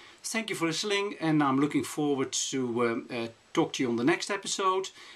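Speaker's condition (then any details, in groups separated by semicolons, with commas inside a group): No condition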